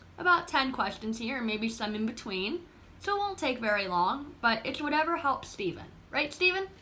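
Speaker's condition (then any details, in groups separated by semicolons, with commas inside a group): No condition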